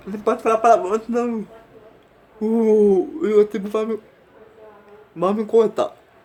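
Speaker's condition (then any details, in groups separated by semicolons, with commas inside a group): Cerebral palsy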